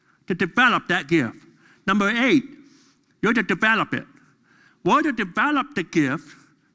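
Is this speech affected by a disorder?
Yes: deafness; deaf during school years.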